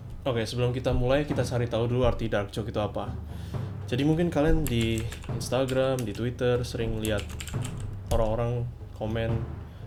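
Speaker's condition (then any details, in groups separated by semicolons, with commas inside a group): No condition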